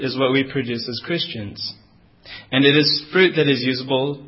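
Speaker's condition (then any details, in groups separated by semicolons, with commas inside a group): No condition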